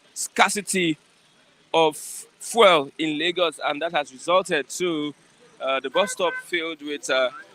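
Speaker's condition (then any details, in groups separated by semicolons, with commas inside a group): No condition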